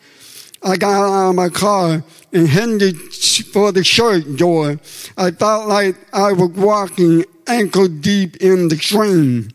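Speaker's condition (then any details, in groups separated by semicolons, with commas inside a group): Deafness; comfortable speaking and using own voice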